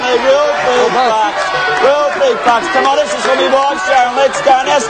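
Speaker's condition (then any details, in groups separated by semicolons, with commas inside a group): No condition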